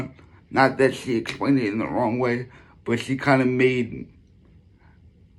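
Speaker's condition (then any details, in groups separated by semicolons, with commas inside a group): Cerebral palsy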